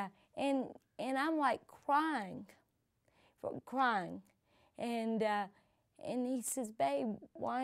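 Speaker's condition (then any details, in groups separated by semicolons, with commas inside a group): Cerebral palsy; from birth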